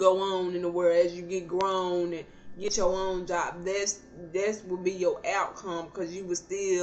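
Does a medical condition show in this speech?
Yes: cerebral palsy; not paralyzed, can stand.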